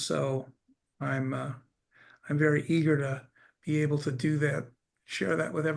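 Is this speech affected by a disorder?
No.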